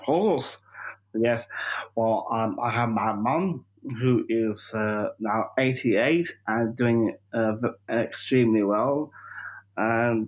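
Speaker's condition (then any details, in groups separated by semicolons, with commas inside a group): Down syndrome; 45 years old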